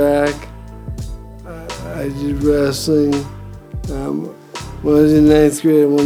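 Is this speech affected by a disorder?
Yes: brain injury; effects began around age 50.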